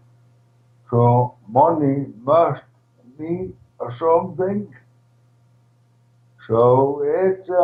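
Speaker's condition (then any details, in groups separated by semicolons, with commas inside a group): ALS, primary lateral sclerosis, PLS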